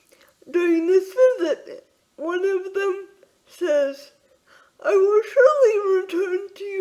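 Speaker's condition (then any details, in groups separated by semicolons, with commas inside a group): Quadriplegic cerebral palsy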